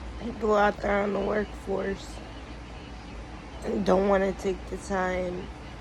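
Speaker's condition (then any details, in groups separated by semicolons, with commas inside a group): Cerebral palsy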